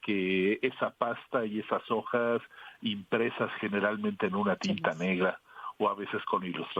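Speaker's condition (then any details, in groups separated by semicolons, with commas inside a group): No condition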